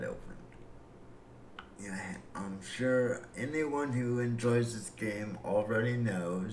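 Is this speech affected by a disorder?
Yes: cerebral palsy; breathing fine.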